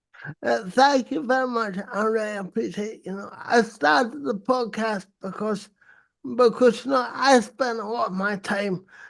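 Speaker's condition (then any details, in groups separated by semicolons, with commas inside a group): Cerebral palsy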